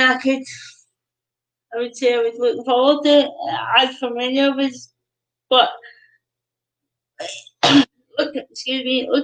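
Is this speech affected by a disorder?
Yes: cerebral palsy.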